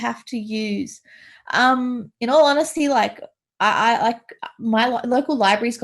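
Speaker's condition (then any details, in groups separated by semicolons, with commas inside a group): No condition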